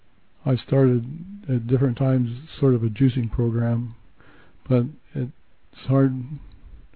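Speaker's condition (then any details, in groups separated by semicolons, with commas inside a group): Parkinson's; onset 2003 as minor arm tremor, age 69, progressed to barely moving before medication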